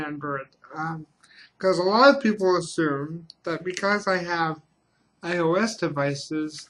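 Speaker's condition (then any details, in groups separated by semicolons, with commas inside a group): Cerebral palsy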